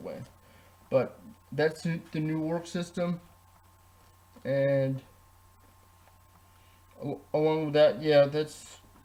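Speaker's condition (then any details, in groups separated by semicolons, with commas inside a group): Cerebral palsy, spastic diplegia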